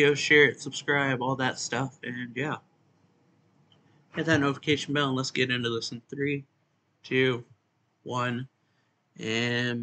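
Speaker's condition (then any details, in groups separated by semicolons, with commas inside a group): No condition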